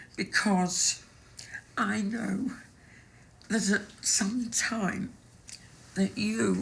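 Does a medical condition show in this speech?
Yes: muscular dystrophy; limb girdle muscular dystrophy type 1a, inherited; rapidly progressing, severe.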